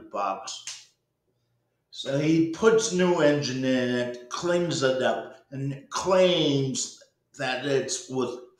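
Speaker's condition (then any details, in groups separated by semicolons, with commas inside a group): Cerebral palsy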